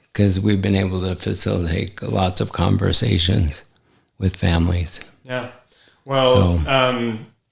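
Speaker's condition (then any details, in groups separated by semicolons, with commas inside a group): ALS; affects hand function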